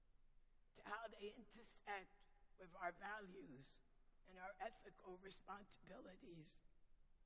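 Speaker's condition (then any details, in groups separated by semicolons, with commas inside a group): Vocal dysphonia; noticeably sultry voice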